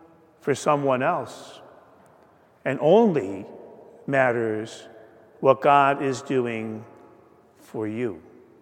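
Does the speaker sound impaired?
No.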